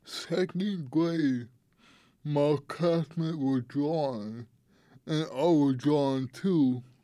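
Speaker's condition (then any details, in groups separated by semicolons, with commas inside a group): Cerebral palsy; affects speaking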